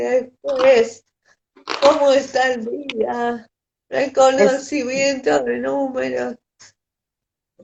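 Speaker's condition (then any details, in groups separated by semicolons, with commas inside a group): Cerebral palsy; respiratory arrest at birth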